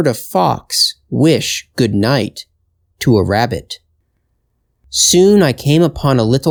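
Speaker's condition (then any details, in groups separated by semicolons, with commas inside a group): No condition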